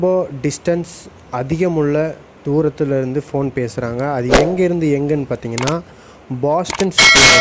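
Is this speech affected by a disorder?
No.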